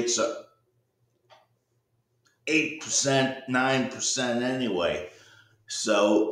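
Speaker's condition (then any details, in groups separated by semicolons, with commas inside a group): Cerebral palsy; present from birth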